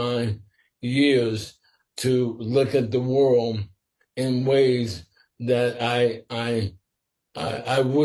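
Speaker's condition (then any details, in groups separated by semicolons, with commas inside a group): Sporadic ALS; must speak slower and carefully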